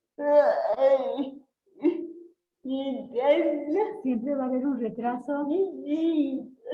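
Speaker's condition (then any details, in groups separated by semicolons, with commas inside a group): Cerebral palsy; since birth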